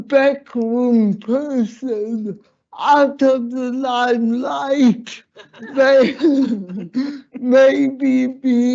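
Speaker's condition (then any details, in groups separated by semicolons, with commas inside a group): Slurred speech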